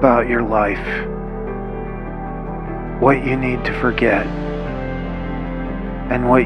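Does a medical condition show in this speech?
No.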